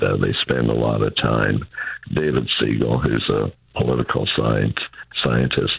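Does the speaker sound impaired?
Yes: throat cancer; most recent of five bouts of cancer, reduced energy; recovered, ongoing throat trouble, altered taste; voice affected.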